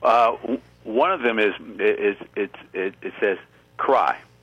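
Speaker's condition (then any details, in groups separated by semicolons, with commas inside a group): Stuttering; congenital stutter, present since birth, about 50 years, age 50; often lets self stutter openly, stuttering slows situations down; repeated sounds, repeated words, prolonged sounds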